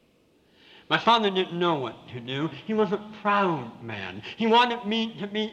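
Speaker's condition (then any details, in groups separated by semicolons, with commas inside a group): Severe cleft palate with lisp; hole in roof of mouth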